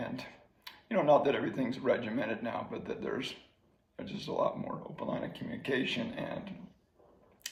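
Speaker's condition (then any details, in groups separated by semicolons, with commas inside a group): ALS; slowly progressing ALS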